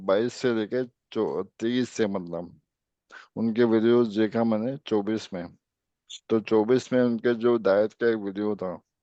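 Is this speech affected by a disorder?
Yes: ALS; speech improved a little.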